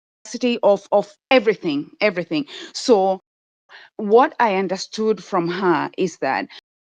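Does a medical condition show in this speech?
No.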